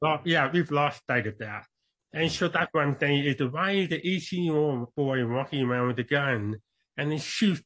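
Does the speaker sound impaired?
Yes: born deaf; deaf accent, tries to speak as clearly as possible.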